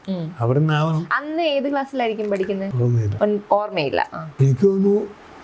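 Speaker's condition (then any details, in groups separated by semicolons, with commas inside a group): No condition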